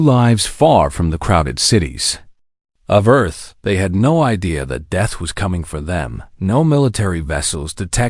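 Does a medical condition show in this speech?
No.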